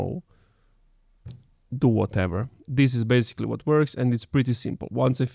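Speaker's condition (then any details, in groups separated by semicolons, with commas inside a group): No condition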